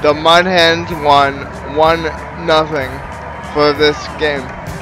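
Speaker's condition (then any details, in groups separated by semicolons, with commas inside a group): Cerebral palsy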